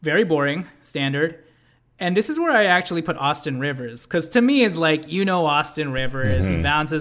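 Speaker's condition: No condition

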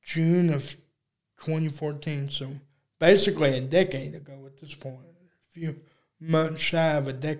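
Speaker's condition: Cerebral palsy; uses electric wheelchair

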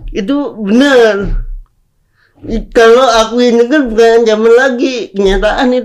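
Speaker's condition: Cerebral palsy; speaking is difficult

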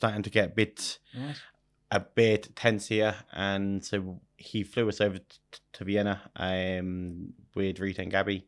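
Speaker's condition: Stutter; about five times worse when speaking German; repeated words, prolonged sounds

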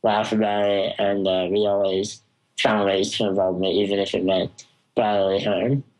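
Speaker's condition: Spinal muscular atrophy; jaw and tongue weakness affects talking, sounds mumbly, at times difficult to understand

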